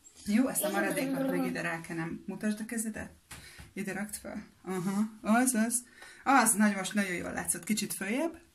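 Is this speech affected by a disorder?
No.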